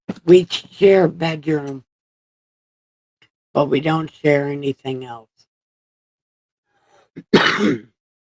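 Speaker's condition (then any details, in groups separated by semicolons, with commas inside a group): Brain injury; about 10 years after injury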